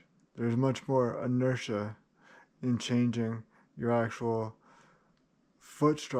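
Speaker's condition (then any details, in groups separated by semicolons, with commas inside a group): Cerebral palsy, spastic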